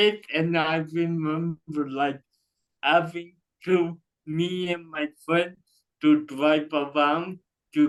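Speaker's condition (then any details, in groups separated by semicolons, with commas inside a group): Cerebral palsy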